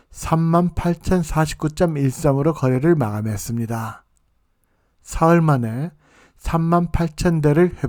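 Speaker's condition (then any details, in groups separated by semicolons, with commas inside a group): No condition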